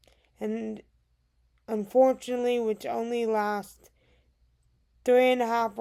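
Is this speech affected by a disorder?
Yes: cerebral palsy; diagnosed around age 2 or 3.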